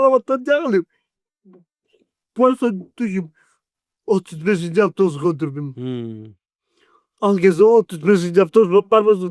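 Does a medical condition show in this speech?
Yes: cerebral palsy; 40 years with condition.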